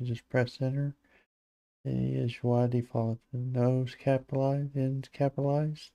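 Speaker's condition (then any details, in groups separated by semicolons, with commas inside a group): Parkinson's disease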